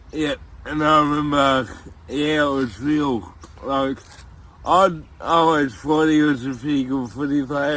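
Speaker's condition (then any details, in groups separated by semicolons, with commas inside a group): Cerebral palsy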